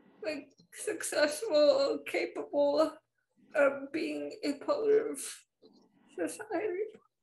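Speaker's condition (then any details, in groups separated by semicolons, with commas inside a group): Spastic cerebral palsy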